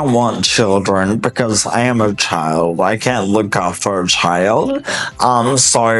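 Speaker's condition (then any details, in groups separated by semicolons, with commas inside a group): Cerebellar ataxia; articulation impediment, coordination problems affect speech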